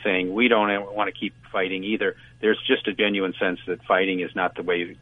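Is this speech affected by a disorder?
No.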